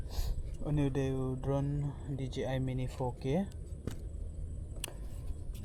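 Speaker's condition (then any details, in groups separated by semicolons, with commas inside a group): No condition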